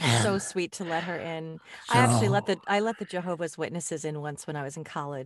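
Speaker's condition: No condition

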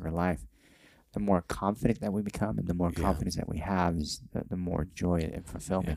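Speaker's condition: Cleft lip and palate

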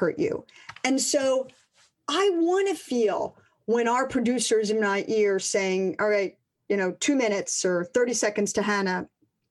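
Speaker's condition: No condition

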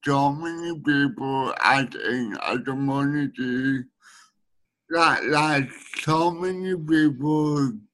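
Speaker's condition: Speech needing a translator; needs speech translator

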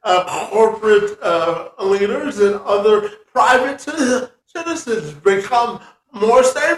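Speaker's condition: Spastic quadriplegia cerebral palsy; severe

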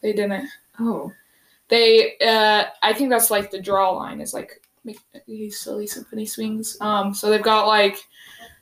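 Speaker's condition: No condition

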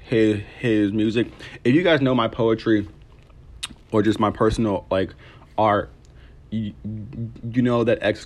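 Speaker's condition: Stuttering; stuttering problem, bullied for it growing up; stutter audible in recording; repeated sounds, prolonged sounds

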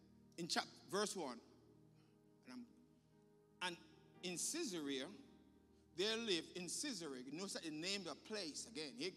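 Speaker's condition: No condition

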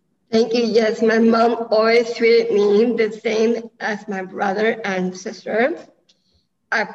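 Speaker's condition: Down syndrome; present from birth

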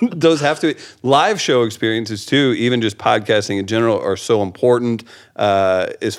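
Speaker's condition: No condition

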